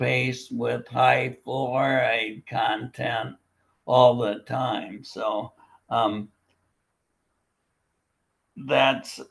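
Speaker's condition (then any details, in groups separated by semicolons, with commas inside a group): Primary lateral sclerosis, bulbar onset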